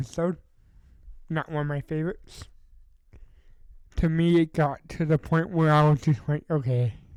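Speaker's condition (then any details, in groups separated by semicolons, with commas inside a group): Cerebral palsy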